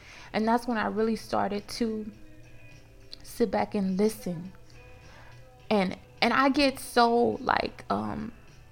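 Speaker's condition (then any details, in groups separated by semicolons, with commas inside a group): No condition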